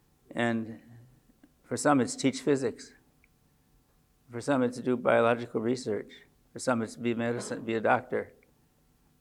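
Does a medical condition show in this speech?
Yes: Parkinson's disease; age 74.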